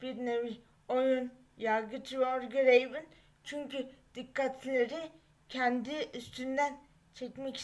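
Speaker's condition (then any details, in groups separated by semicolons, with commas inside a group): Cerebral palsy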